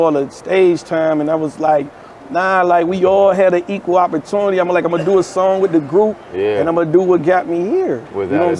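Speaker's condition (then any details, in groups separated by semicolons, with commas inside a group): No condition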